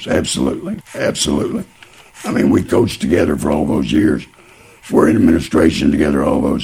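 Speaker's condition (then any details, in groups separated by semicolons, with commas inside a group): Laryngeal cancer; about 12 years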